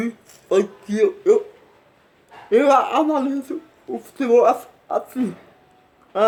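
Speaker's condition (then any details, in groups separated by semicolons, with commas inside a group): Cerebral palsy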